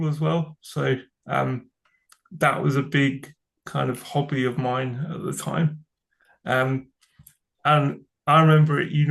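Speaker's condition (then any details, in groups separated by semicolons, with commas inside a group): Cerebral palsy; from birth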